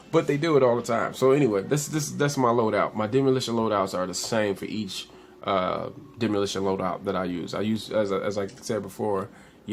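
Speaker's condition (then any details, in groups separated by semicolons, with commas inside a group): No condition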